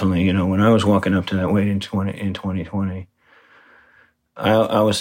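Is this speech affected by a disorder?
Yes: Parkinson's disease; right-sided weakness noticed on long group bike ride, diagnosed by neurologist, confirmed by second opinion; six years since diagnosis, new walking difficulty, needs hand support, minimal medication initially, heavy weightlifting.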